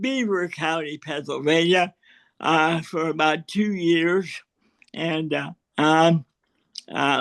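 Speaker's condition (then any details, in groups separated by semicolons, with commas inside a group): Cerebral palsy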